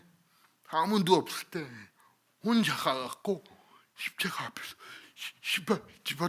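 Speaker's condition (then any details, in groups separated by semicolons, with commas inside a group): Cerebral palsy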